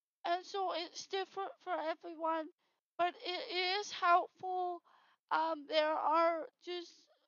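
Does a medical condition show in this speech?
Yes: hearing loss with cochlear implants; FM systems in elementary and high school, neck loop receiver about one school year in elementary.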